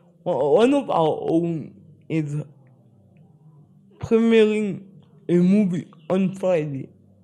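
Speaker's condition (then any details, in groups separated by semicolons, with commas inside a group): Spastic cerebral palsy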